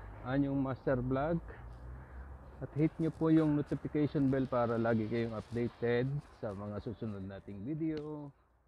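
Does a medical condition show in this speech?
No.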